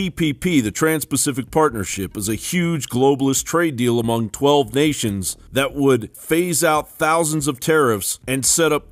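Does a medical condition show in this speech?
No.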